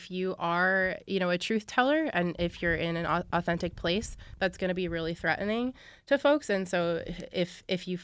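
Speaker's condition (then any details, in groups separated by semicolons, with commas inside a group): No condition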